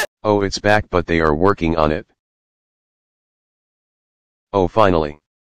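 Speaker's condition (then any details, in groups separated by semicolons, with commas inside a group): No condition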